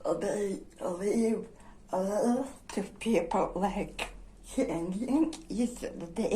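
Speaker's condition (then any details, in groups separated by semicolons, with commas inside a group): Dystonia; generalized dystonia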